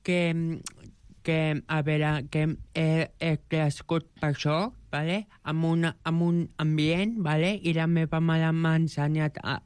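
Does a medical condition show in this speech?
Yes: Joubert syndrome; present from birth; age 29.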